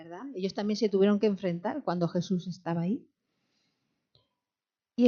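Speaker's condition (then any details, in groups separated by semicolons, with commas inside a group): No condition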